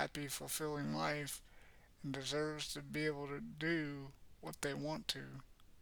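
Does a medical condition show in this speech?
Yes: cerebral palsy; has had speech therapy.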